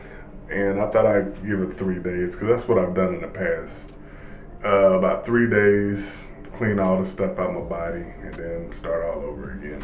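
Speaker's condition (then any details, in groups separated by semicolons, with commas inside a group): No condition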